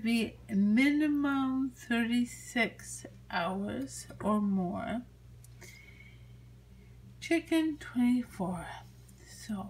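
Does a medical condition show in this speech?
Yes: bulbar ALS, bulbar onset.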